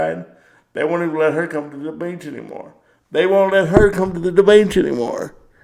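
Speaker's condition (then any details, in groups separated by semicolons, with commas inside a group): Cerebral palsy; power wheelchair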